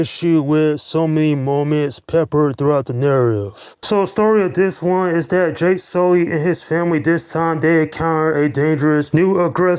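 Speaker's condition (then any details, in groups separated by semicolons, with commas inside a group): No condition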